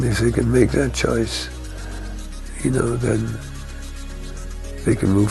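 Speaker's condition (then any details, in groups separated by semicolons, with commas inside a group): Parkinson's; about 10 years since onset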